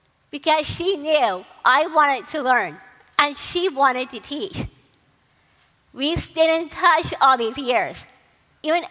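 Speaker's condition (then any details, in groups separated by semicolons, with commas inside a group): Down syndrome; present from birth, diagnosed before birth; speech described as moving and eloquent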